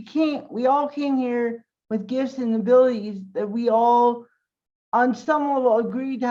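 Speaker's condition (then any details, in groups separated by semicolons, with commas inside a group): Cerebral palsy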